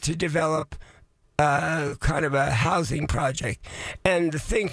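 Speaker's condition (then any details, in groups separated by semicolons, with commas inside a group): Voice changed after vocal cord surgery; voice changed since surgery, likened to Miles Davis after surgery, may sound less clear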